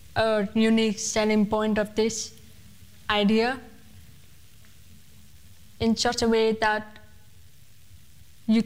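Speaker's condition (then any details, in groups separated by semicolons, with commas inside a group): Congenital profound deafness; cochlear implant worn since childhood, removes hearing device for sleep and shower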